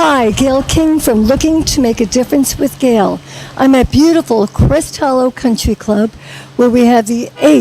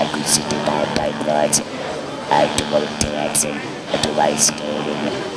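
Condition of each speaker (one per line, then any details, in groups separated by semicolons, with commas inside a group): No condition
Laryngectomy; laryngectomy, vocal cords removed, recurrent cancer after radiation; cancer eight years ago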